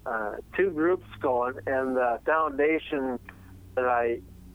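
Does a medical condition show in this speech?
Yes: cerebellar ataxia; diagnosed about 12 years ago, cerebellum two thirds missing on MRI, tested for hereditary Friedreich's form, dad's-side family history, cause unknown; degenerative, untreatable, not in wheelchair, no medicine due to drug hypersensitivity, recent lower back MRI, foot numbness, leg neuropathy pain.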